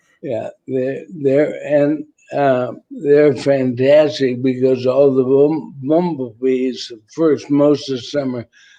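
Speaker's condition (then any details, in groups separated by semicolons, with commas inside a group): ALS; voice tires, needs rest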